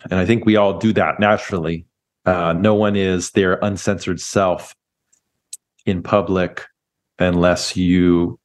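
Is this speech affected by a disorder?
No.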